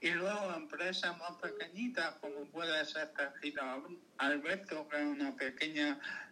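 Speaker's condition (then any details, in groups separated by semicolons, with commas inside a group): Cerebral palsy; lifelong physical motor disability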